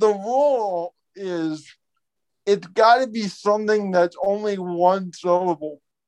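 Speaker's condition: Cerebral palsy; quadriplegic, wheelchair user

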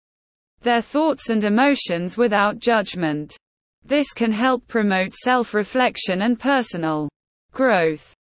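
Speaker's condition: No condition

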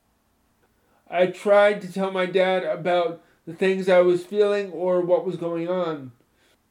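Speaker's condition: Spastic cerebral palsy, moderate; in childhood froze under stress, could not speak or defend self verbally

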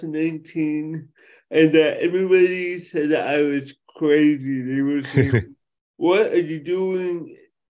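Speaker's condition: Cerebral palsy; affects speech

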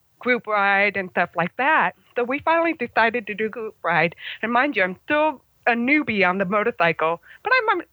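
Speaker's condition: Congenital hearing loss; congenital deafness, mother had German measles in pregnancy, about 75% hearing loss; cannot hear motorcycle engine or tires, relies on other cues to shift gear

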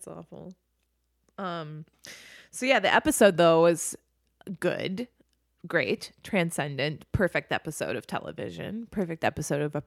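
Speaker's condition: No condition

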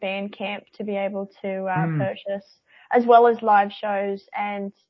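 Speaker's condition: Cleft palate; congenital cleft palate

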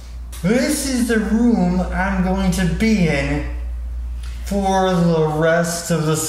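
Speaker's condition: Cerebral palsy; 19-year-old man, former patient at CRIT (Children's Rehabilitation Institute), therapists Natalie, Jose, Paula; host says he has a perfect voice for podcast, does voice acting

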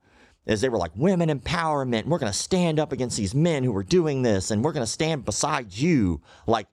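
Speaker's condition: Cleft lip and palate

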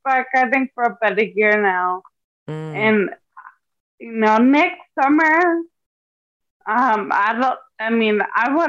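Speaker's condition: Ataxia; wheelchair one year

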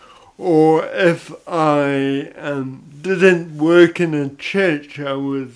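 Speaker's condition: Cerebral palsy; odd sort of voice

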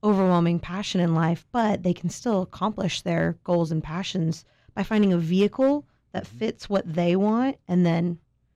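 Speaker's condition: No condition

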